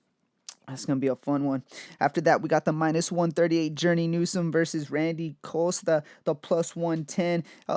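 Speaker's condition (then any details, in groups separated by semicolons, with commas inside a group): No condition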